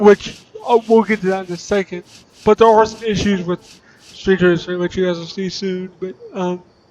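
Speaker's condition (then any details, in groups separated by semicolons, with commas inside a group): Cerebral palsy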